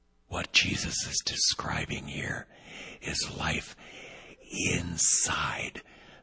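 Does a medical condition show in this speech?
Yes: vocal cord paralysis, unilateral.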